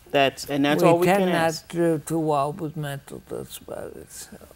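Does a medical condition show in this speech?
Yes: ataxia; rare, progressive.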